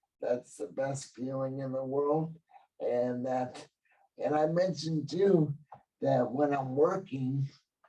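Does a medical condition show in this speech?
Yes: cerebral palsy.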